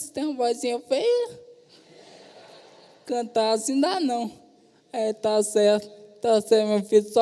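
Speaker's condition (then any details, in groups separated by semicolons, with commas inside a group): Traumatic brain injury, severe; serious accident, nerve damage with sequelae; 23 days in ICU, then vegetative state; regained sounds after predicted inability to speak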